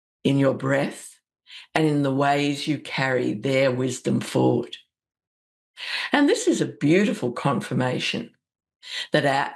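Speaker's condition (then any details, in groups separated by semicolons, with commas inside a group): No condition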